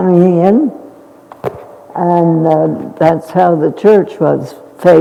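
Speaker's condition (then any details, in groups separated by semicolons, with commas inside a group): Essential tremor; more than half of life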